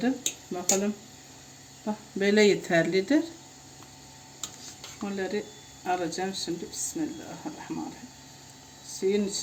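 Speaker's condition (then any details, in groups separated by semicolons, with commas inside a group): No condition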